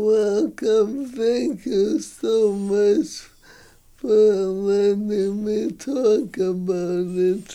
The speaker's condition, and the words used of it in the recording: ALS (motor neuron disease). Well, I would say I have progressed in some ways. It has become more difficult for me to talk.